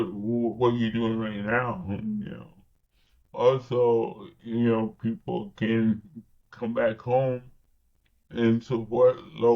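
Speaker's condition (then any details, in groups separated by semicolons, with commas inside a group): Cerebral palsy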